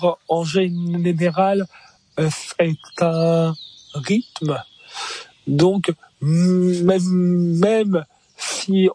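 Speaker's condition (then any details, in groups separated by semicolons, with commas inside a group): Stuttering; self-described as speech disorder not handicap; stumbles over words on stage, acknowledges stumbling, voice left unedited in recording; stumbles over words while performing; repeated sounds, prolonged sounds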